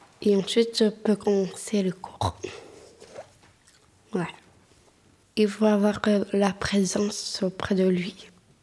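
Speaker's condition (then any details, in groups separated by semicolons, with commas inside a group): Down syndrome; trisomy 21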